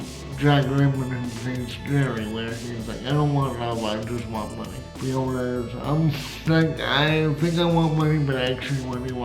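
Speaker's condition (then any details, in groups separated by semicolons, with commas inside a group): Cerebral palsy, spastic, severe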